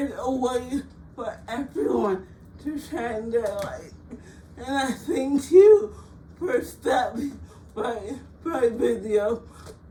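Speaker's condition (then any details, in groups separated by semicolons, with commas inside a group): Cerebral palsy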